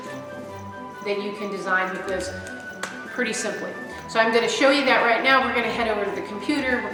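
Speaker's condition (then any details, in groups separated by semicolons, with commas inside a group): No condition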